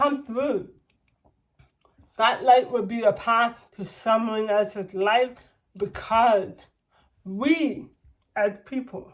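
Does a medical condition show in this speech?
Yes: cerebral palsy.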